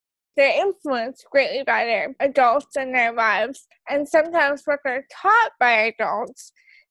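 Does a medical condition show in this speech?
Yes: cerebral palsy; wheelchair use, onset before birth.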